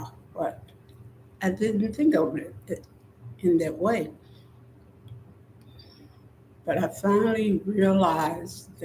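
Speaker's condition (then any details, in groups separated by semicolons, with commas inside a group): Spinal neurosarcoidosis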